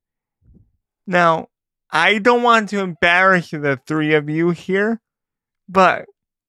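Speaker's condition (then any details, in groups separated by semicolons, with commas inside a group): Cerebral palsy; all four limbs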